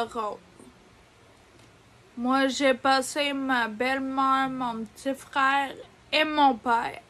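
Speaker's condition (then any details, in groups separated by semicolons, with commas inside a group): Ataxia; degenerative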